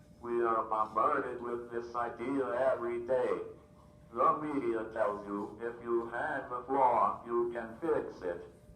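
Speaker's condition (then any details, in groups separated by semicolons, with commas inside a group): Cerebral palsy, athetoid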